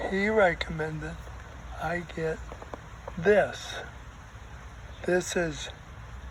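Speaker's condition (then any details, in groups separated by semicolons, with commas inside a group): ALS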